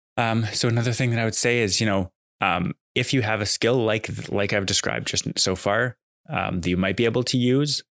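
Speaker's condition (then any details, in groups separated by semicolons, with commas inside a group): No condition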